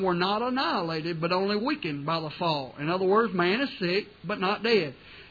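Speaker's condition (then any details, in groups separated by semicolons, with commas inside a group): No condition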